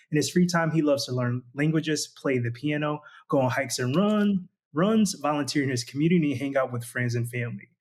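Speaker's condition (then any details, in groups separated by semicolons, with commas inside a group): No condition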